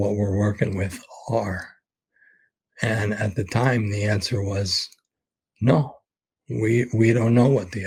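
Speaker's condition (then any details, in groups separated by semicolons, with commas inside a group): ALS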